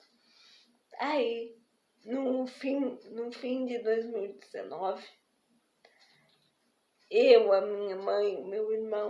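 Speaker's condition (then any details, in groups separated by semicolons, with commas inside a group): Spastic diplegic cerebral palsy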